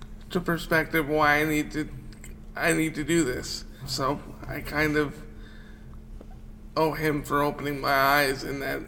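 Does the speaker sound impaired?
Yes: cerebral palsy; wheelchair user.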